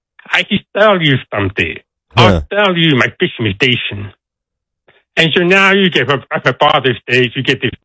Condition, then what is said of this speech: Deafness. First, let me tell you, audience, I am deaf, so I have a deaf accent.